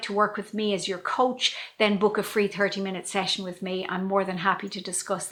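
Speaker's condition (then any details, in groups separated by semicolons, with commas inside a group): No condition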